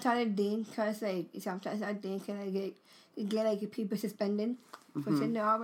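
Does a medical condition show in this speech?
Yes: Down syndrome; age 17, cannot sit still; makes a particular noise, named as a Down syndrome challenge.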